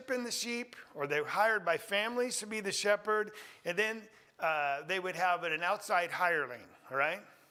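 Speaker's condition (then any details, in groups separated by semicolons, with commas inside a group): No condition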